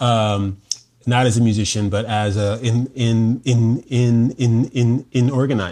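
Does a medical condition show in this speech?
Yes: stutter; stutter began in childhood, raised in Oahu Hawaii, linked to witnessing domestic violence, mother and her brothers stutter; ongoing stutter; speaking felt as continual rupture, stutter heard by workshop and concert audiences; here repeated words, prolonged sounds.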